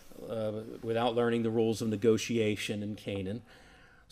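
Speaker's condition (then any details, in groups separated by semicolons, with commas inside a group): No condition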